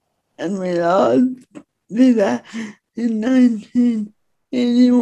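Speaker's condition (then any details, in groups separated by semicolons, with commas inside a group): Speech impediment; disabled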